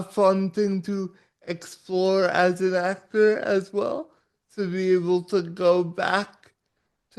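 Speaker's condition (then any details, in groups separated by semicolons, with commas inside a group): Cerebral palsy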